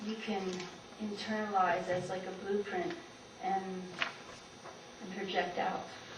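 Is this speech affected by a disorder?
No.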